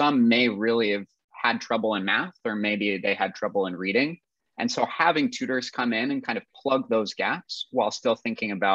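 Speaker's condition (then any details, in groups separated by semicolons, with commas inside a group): No condition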